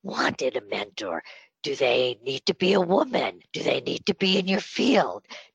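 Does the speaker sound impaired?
Yes: spasmodic dysphonia; on Botox treatment.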